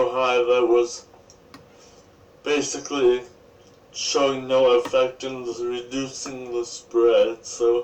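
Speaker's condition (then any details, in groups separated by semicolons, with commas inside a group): Cerebral palsy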